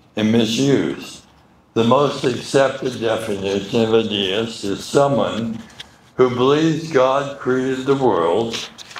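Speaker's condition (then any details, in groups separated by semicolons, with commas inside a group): Medical condition affecting speech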